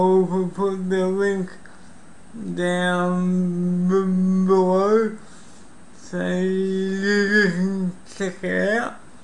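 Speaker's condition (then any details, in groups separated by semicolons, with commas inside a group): Cerebral palsy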